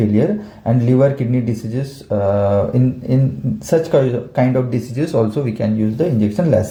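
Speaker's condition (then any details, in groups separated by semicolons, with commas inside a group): No condition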